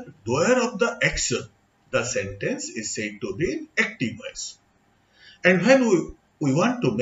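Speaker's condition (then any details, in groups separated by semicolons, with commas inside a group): No condition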